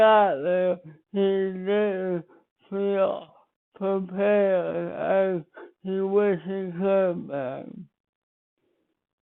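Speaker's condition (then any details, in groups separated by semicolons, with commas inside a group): Speech impairment after birth surgery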